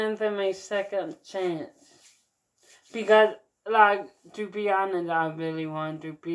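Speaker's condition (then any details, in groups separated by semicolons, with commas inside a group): Mild cerebral palsy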